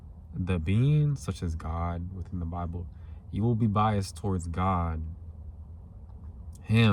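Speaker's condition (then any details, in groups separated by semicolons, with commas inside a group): No condition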